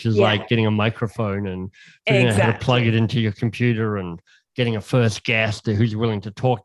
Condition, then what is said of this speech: Cleft palate. So you can probably hear that in my voice. It's a bit leaky around things.